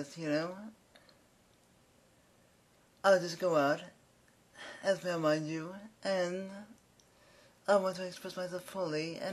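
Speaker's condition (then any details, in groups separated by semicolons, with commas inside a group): Cerebral palsy; speaks fast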